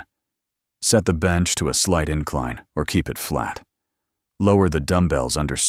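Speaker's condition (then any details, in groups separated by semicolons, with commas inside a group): No condition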